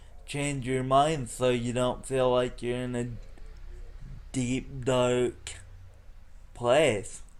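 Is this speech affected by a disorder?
Yes: cerebral palsy.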